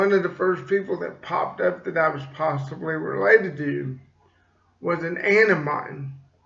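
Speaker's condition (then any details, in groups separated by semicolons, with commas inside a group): Cerebral palsy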